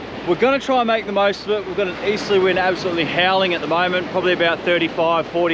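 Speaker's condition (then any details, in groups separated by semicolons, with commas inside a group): No condition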